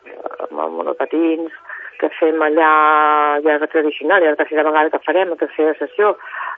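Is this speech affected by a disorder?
No.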